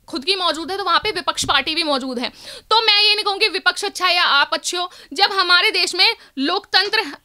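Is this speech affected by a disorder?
No.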